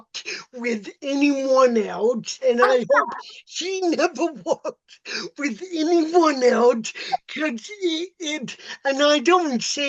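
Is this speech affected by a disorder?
Yes: cerebral palsy.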